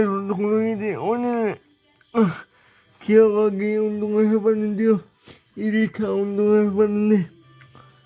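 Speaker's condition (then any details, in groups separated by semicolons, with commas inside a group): Brain lesion disability; since childhood, stair climbing very hard; crawling practice as exercise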